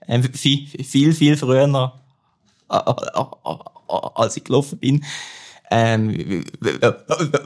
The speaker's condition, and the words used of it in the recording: Stuttering. Also wenn man so will, ist es natürlich so, dass mich mein Stottern in gewissen Situationen beeinträchtigt.